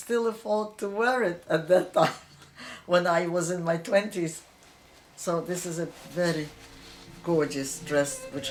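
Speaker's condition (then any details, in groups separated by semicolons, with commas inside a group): No condition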